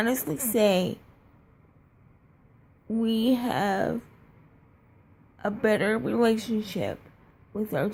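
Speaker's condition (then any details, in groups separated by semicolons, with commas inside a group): Cerebral palsy, triplegia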